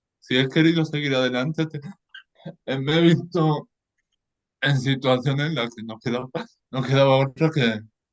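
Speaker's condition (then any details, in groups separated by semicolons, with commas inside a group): Cerebral palsy; may run out of air, not always fully intelligible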